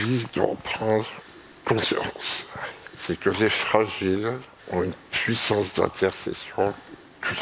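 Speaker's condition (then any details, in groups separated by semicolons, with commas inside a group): Myopathy; caused tetraplegia, wheelchair user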